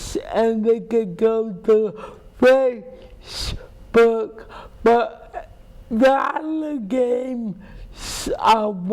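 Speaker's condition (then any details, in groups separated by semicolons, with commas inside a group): Cerebral palsy; affects walking and gait; described as mild; speech impairment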